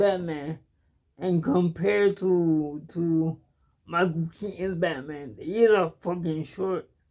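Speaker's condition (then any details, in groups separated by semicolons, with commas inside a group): Cerebral palsy; cannot walk, uses wheelchair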